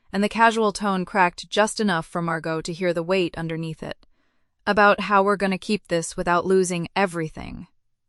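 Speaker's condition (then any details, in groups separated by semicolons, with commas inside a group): No condition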